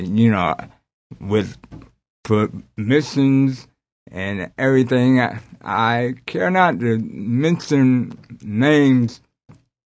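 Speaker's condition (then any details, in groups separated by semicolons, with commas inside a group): Aphasia after strokes; stuttering after strokes, had to repeat everything, impediment not heard when singing, less noticeable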